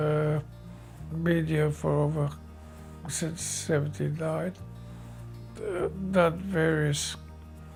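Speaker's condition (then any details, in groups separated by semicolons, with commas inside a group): Motor neurone disease; occupational therapy with equipment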